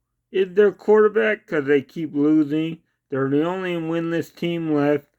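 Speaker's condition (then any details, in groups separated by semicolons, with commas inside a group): Cerebral palsy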